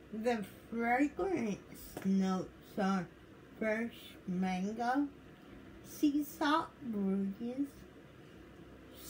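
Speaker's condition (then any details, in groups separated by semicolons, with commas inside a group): Cerebral palsy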